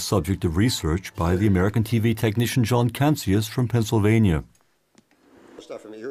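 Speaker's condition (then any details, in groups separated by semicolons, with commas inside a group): No condition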